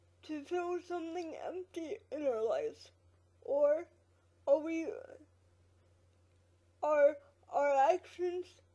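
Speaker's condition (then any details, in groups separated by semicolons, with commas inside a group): Quadriplegic cerebral palsy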